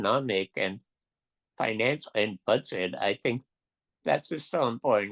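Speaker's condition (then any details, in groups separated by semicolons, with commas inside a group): Duchenne muscular dystrophy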